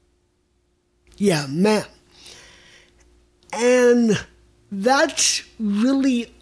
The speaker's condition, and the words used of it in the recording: Cerebral palsy. Things to me with my version of cerebral palsy is that sometimes unconsciously, I spit when I talk.